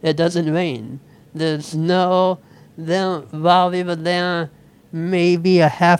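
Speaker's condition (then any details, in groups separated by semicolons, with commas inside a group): Speech impediment; Google translator voice input once misrecognized speech, switched to typing instead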